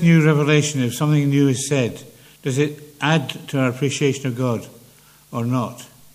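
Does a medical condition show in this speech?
Yes: Parkinson's; speech less clear than before for some years.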